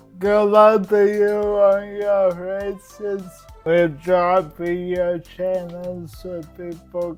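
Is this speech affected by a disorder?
Yes: cerebral palsy.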